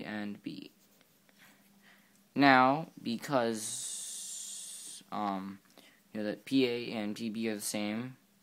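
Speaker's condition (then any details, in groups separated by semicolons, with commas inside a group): No condition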